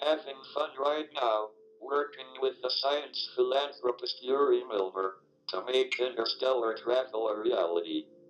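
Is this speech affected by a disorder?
Yes: ALS, through a speech-generating device; motor neuron disease.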